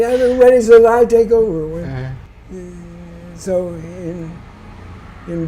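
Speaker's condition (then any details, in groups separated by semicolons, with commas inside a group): Parkinson's disease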